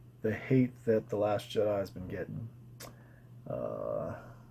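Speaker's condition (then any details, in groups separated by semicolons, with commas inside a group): No condition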